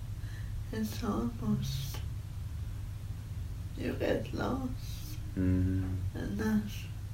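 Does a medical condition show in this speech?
Yes: cerebral palsy; uses wheelchair.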